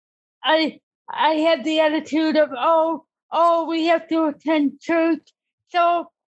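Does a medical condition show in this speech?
Yes: cerebral palsy; disability since childhood.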